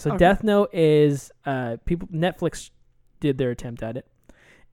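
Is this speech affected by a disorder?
No.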